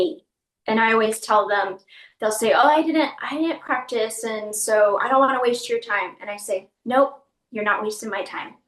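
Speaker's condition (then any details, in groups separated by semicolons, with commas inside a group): No condition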